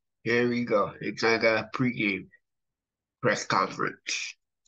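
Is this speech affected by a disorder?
Yes: cerebral palsy.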